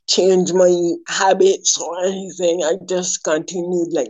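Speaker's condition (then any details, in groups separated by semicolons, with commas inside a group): Ataxia; slowly progressive degenerative ataxia, mother affected, ENT Dr. Clark noted imbalance, referred to Dr. Ben Stabler; first sign slurred speech episode lasting 8-10 minutes, unnoticed by self, mistaken for drinking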